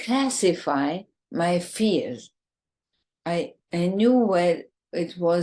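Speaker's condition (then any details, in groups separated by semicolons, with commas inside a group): ALS, bulbar form, bulbar onset; just diagnosed, slight symptoms about six months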